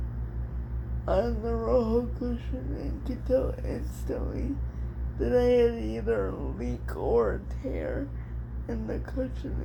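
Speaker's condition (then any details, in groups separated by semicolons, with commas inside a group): Cerebral palsy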